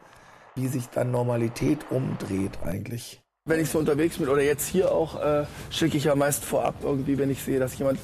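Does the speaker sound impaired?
Yes: Tourette syndrome; Tourette with coprolalic vocal tics, first twenty years worse; symptoms milder than in first twenty years; involuntary swear-word and insult tics (Du Arschloch, Fotze, Du Arsch) interrupting speech.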